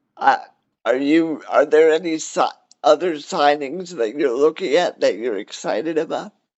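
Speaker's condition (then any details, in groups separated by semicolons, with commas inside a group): Cerebral palsy; cerebral palsy, wheelchair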